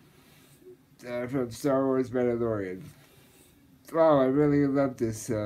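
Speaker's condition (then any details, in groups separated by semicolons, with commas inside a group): Muscular dystrophy, Duchenne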